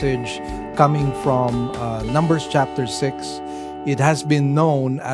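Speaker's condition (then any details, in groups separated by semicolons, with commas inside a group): No condition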